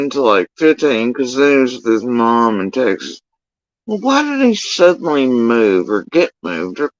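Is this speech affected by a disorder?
Yes: facial paralysis after surgery; tongue.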